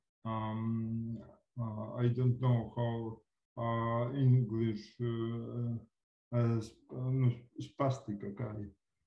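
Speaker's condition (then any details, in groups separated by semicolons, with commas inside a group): Cerebral palsy; from birth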